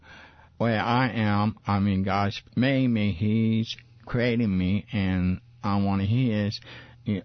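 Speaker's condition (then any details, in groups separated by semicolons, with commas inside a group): Parkinson's disease; described by speaker as in remission; voice clearer after weekly Monday evening talks with Stephen McClary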